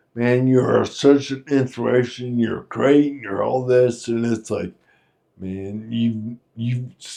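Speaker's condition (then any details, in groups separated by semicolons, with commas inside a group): Friedreich's ataxia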